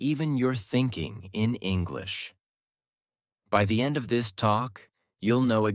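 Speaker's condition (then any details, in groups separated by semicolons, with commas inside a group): No condition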